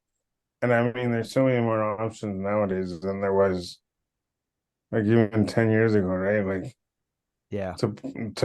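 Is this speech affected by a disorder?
Yes: cerebral palsy.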